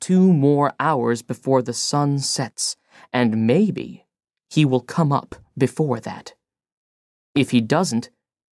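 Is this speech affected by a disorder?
No.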